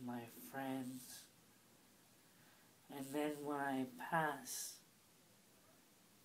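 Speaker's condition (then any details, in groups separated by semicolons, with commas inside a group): ALS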